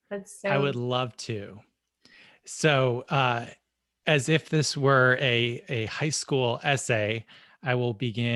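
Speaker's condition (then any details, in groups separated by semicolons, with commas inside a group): No condition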